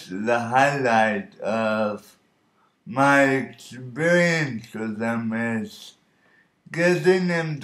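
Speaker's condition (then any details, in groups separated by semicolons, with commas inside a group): Cerebral palsy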